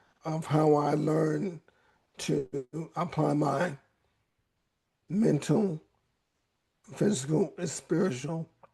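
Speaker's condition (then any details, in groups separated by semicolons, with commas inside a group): ALS; voice raspy at times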